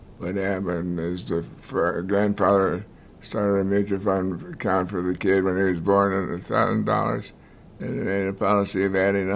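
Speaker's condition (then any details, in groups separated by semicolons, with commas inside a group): Multiple sclerosis; diagnosed decades ago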